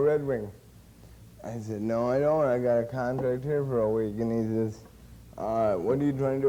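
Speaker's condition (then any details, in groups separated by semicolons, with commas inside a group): Cerebral palsy; since birth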